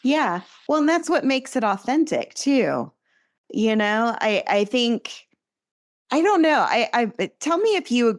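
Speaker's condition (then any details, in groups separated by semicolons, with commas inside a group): No condition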